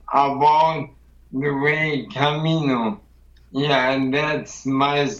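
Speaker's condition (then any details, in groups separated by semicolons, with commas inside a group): ALS; sounds drunk to strangers, voice weakened and more bubbling since Camino, wife Steffi helps explain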